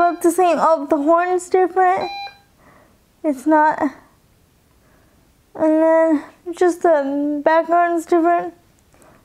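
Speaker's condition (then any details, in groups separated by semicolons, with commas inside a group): Cerebral palsy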